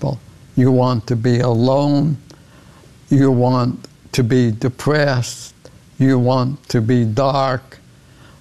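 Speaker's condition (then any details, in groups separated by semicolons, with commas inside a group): ALS; progressive ALS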